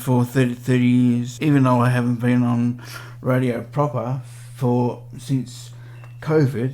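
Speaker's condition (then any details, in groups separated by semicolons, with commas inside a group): Cerebral palsy; 46 years old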